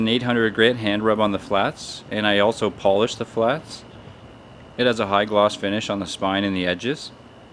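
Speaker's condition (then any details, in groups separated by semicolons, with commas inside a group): No condition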